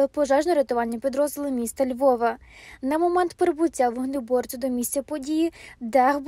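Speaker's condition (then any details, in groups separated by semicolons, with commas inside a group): No condition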